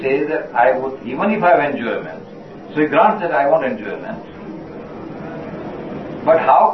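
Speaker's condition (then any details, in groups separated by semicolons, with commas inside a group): No condition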